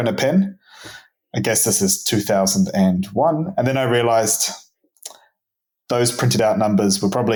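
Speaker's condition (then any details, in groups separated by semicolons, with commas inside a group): No condition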